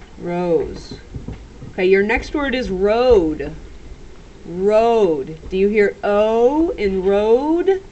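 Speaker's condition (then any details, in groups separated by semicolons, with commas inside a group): No condition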